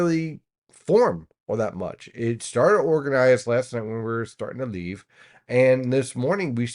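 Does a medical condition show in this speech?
No.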